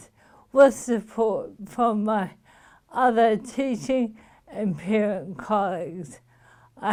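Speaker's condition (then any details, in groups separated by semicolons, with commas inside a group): Motor neuron disease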